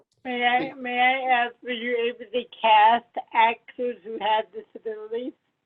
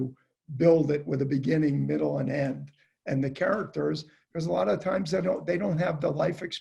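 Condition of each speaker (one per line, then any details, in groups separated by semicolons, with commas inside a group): Cerebral palsy
No condition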